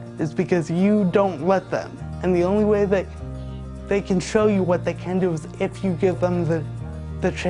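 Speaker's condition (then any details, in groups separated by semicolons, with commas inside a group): Cerebral palsy quadriplegia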